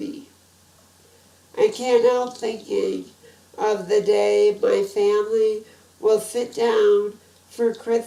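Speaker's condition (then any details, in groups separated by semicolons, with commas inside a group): Spinal muscular atrophy type 2; spinal muscular atrophy type 2, genetic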